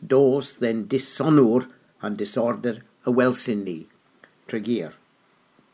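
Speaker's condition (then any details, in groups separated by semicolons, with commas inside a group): No condition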